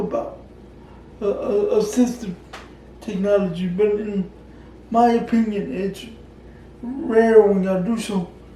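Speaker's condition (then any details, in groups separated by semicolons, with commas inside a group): Cerebral palsy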